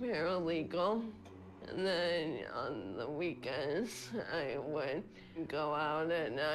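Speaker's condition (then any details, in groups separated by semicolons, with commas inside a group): ALS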